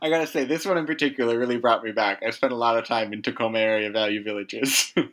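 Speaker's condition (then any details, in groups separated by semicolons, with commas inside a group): No condition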